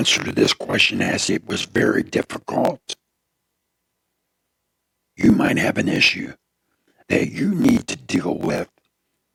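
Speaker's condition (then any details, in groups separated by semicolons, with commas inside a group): Throat cancer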